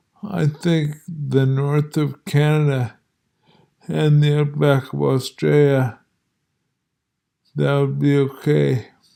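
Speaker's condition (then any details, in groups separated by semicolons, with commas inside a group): Multiple sclerosis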